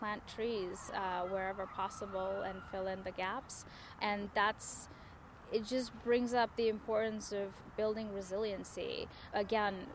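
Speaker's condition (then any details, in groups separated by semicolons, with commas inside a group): No condition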